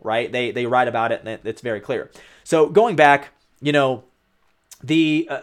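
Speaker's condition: No condition

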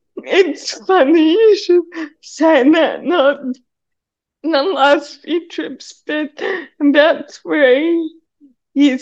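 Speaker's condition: Cerebral palsy; needs hand to hold on steep stairs

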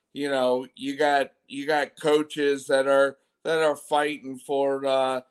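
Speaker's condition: No condition

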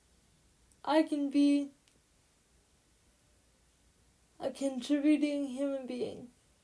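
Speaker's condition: Cerebral palsy; since birth

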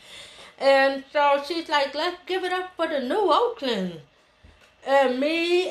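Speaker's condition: Hearing loss; umbilical cord around neck

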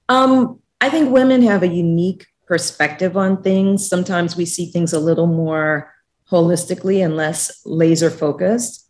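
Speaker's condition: No condition

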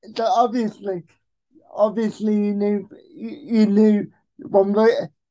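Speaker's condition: Cerebral palsy; speech affected, can get rambly when nervous

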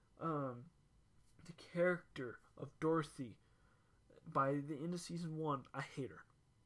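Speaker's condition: No condition

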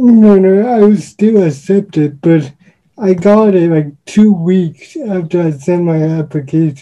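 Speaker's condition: Cerebral palsy; uses wheelchair

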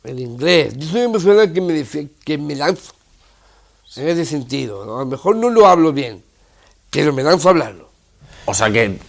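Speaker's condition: Down syndrome; congenital, age 44

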